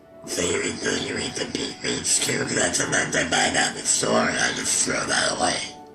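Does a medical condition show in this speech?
Yes: laryngectomy; cough clears mucus, losing remaining tongue would end voice.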